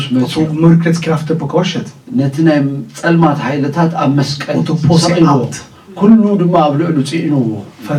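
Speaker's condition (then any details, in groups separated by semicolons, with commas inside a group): No condition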